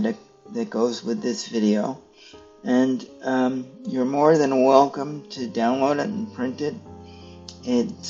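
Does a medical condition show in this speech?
Yes: cerebral palsy; stiff muscles.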